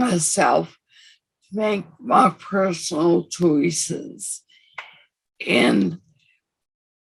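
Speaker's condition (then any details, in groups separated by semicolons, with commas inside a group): Severe anoxic brain injury; severe, wheelchair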